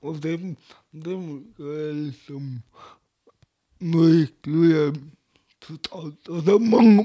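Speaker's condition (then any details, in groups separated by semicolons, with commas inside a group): Cerebral palsy; speech difficulties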